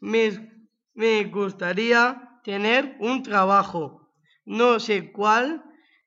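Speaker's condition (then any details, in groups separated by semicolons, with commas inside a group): Down syndrome; age 20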